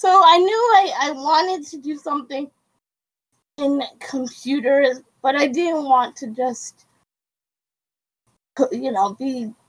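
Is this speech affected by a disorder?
Yes: cerebral palsy; diagnosed about age one.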